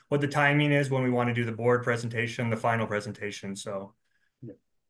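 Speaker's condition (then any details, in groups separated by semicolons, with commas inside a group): No condition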